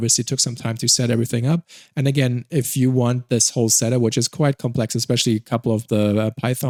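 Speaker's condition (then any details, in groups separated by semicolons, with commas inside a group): No condition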